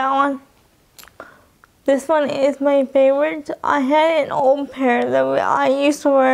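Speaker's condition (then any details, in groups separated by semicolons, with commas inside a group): Cerebral palsy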